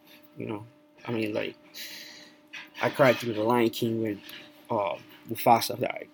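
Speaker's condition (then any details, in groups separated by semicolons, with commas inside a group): No condition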